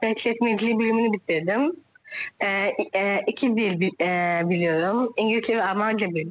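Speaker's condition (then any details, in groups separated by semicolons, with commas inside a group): Down syndrome; 33-year-old woman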